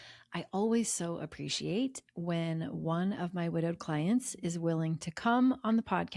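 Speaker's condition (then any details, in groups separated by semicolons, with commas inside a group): No condition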